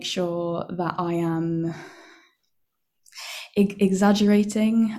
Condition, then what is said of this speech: Stuttering. Every time because I have a stammer and it's variable, it's changeable.